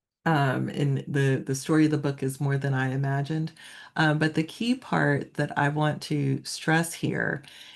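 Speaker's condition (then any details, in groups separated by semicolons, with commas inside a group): No condition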